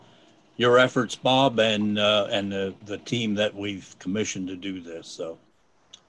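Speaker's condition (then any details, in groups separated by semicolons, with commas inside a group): No condition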